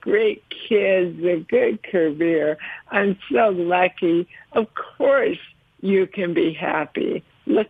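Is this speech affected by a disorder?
Yes: ALS; diagnosed at 47, first signs running into walls, cannot use arms, legs or hands; about 7 years since diagnosis, slow progressor, types with eyes on computers; tongue affected, speaks more slowly than before, worried about voice but held up over 15 minutes.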